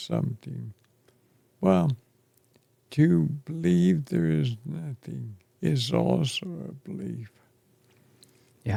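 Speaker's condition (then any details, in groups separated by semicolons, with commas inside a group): ALS; affects chest and throat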